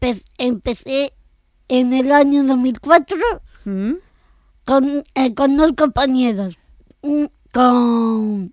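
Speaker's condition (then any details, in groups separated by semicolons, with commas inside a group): Down syndrome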